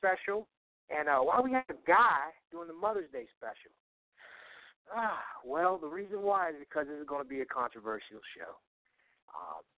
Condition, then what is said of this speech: No condition.